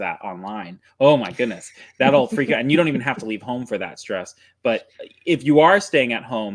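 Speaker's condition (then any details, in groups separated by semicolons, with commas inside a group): No condition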